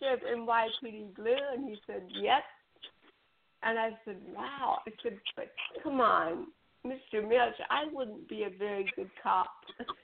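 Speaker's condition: Cerebral palsy; spinal cord neck surgery, titanium neck, limited neck movement; Botox injections in neck every 3 months for chronic pain

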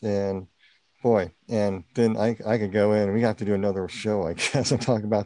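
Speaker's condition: Partial cleft palate; congenital

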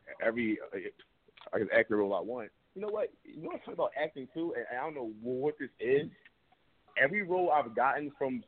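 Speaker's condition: Stuttering; stutters but not shy, still willing to talk to people; repeated sounds, repeated words

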